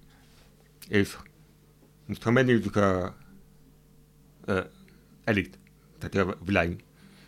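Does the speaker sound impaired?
Yes: hard of hearing; hearing aid use.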